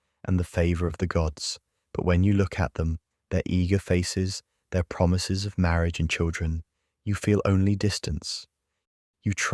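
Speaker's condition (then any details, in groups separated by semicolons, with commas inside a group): No condition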